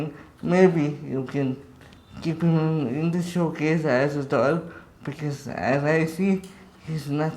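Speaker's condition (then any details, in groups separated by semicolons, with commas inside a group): Cerebral palsy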